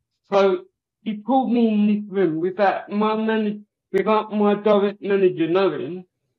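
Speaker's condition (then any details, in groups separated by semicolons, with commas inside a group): Cerebral palsy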